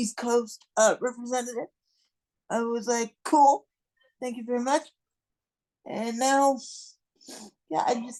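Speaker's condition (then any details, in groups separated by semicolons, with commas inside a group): Cerebral palsy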